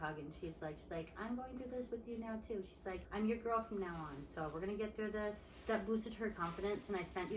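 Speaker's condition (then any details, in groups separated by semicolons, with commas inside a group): No condition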